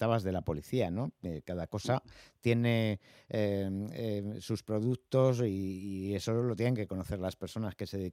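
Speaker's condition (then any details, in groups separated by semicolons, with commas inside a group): No condition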